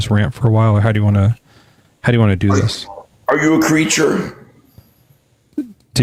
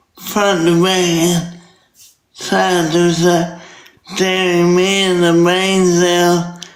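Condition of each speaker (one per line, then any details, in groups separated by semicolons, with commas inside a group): No condition
Traumatic brain injury; injury effects audible in voice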